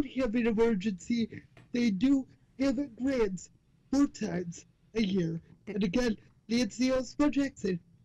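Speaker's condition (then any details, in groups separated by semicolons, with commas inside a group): Cerebral palsy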